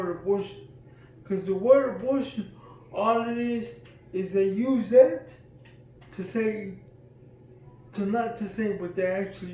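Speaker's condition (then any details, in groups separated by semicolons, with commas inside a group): Cerebral palsy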